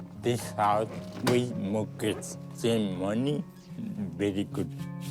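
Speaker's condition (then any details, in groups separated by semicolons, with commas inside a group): Traumatic brain injury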